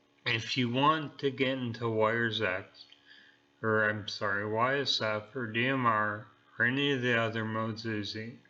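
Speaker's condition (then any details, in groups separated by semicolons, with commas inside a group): Neurological disease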